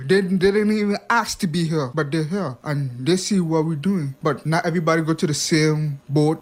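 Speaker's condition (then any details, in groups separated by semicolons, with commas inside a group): Hearing impairment; past speech impediment; hearing not too great; past speech impediment improved with much practice, listening needs much focus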